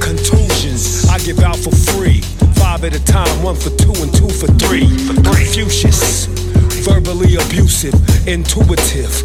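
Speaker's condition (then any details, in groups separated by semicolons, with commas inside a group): No condition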